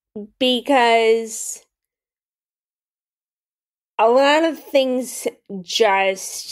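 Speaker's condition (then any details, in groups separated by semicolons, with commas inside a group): Friedreich's ataxia, mild; progressive neuromuscular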